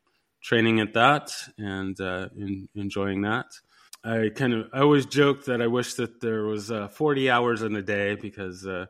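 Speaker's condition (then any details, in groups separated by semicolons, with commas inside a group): No condition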